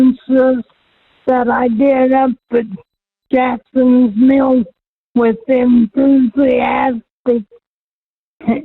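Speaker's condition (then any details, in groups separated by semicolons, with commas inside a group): Cerebral palsy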